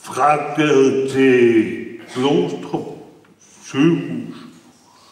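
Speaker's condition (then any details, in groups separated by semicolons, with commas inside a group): Brain injury; traffic accident at age 9; formerly bedbound then wheelchair, largely recovered, lasting disability; initially largely without language and motor functions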